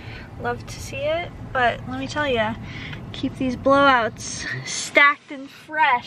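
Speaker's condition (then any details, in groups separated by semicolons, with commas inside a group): No condition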